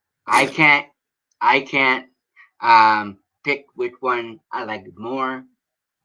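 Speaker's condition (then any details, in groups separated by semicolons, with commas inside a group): Cerebral palsy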